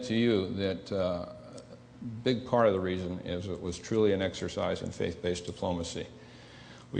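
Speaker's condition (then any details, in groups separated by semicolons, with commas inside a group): No condition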